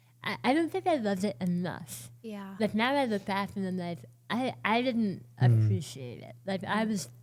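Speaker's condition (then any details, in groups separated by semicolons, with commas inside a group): Oral cancer, partial glossectomy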